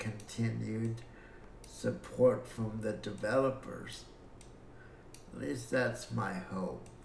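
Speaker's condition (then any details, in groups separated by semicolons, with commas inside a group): Cerebral palsy; breathing fine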